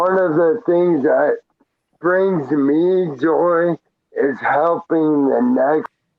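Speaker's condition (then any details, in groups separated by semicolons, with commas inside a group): Traumatic brain injury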